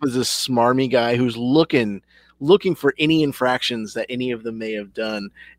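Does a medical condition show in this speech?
No.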